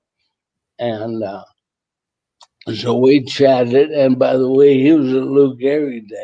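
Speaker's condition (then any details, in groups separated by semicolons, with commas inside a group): ALS; voice tires, needs rest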